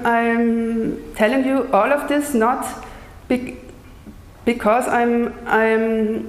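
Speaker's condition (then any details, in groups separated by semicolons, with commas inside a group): Stuttering; lifelong stutter, neurological cause, speech therapy in youth, jaw, belly and leg cramps from suppressing stutter; repetitions, blocks, stutters on own name, slower than fluent speakers, amount varies daily, smooth repetitions when unafraid; repeated sounds, prolonged sounds, blocks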